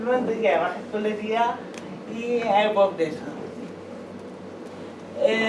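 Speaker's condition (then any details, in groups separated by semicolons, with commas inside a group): Cerebral palsy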